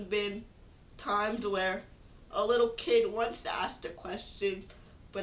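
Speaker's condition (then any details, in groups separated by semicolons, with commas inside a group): Cerebral palsy; affects speech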